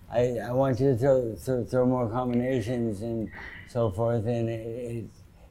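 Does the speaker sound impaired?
Yes: Parkinson's disease; sometimes.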